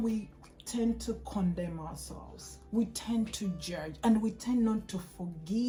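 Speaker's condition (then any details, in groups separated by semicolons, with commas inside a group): No condition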